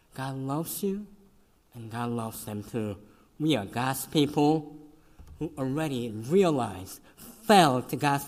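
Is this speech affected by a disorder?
Yes: cleft lip and palate; congenital, severe, eleven surgeries, last one 22 years ago in college; could not suck breast milk as newborn, fed formula and cow milk.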